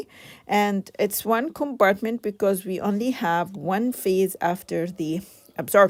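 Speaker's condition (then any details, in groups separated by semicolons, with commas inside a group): No condition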